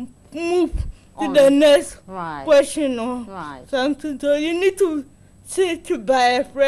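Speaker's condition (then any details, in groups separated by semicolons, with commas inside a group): Cerebral palsy; involuntary body movements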